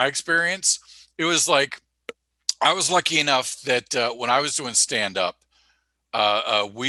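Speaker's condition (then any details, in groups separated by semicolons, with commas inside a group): No condition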